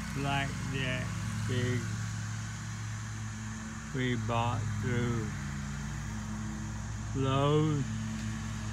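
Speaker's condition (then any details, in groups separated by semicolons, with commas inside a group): ALS; voice noticeably changed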